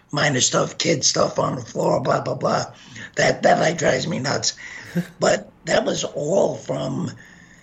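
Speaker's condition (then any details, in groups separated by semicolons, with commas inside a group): Gunshot injury to voice box; shot 15 times, face bullet ripped esophagus, hit spine, lodged 3 mm by carotid; bullet still lodged behind carotid artery, from Oak Creek Sikh temple shooting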